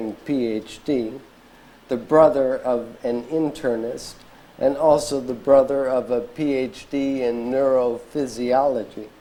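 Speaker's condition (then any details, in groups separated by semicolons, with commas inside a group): ALS; diagnosed eight years ago, at age 35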